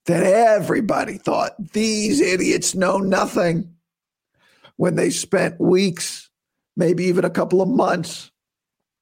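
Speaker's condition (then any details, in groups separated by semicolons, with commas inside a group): Vocal cord surgery recovery; not yet back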